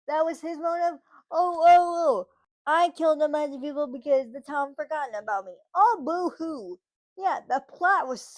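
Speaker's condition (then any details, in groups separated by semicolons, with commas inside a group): Cerebral palsy, spastic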